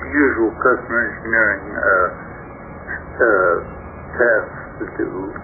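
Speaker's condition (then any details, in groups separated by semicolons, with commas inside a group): Stroke affecting throat muscles; first stroke about 3 years ago, left side totally paralyzed, then three more small strokes; much mobility recovered with therapy; last small stroke affected throat muscles, tough time talking, listener says speech sounds fine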